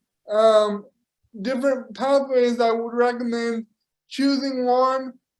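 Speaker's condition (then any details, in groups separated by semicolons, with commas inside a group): Cerebral palsy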